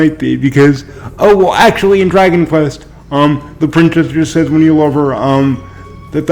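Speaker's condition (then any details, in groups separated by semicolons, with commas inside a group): Cerebral palsy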